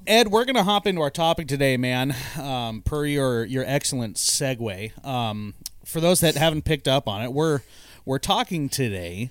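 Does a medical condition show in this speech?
No.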